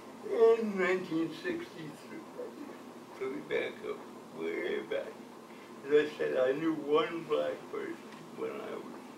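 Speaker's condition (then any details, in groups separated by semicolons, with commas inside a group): Cerebral palsy; from birth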